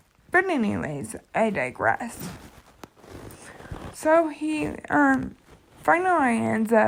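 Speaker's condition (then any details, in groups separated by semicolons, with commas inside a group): Cerebral palsy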